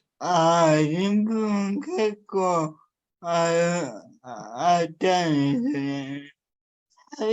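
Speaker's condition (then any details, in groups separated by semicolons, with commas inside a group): Cerebral palsy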